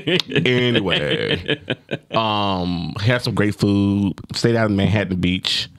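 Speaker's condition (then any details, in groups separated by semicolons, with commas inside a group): No condition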